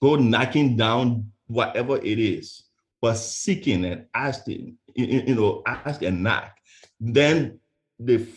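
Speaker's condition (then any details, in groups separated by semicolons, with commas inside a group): Stuttering; stutter first noticed by mother at age 8, lifelong; fear of speaking in high school, tried to skip own valedictorian graduation speech; repeated sounds, blocks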